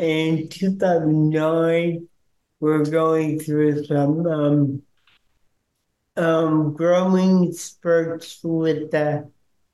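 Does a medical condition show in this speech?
Yes: cerebral palsy; speech impediment he calls his accent, hard to understand at first, harder on phone.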